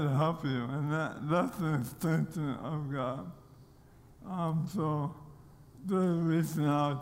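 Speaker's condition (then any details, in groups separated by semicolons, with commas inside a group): ALS; diagnosed during pro football career in Nashville after loss of strength, speed and weight; losing ability to speak clearly, voice does not sound as expected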